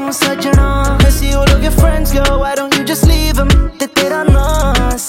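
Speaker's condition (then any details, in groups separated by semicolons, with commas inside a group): No condition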